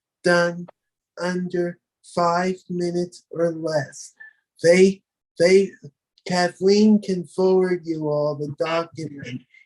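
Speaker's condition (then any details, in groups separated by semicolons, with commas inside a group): Cerebral palsy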